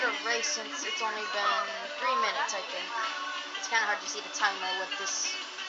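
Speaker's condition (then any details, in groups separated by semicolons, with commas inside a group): No condition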